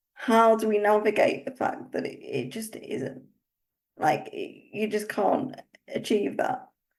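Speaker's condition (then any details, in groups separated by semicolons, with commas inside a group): Cerebral palsy; uses wheelchair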